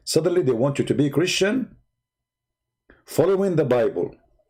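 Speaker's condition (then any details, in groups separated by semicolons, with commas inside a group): No condition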